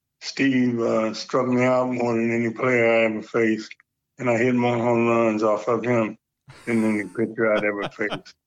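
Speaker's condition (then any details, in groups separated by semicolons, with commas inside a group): Parkinson's; age 70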